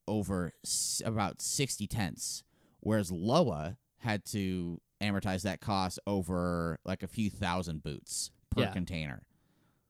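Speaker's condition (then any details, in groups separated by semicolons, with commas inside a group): No condition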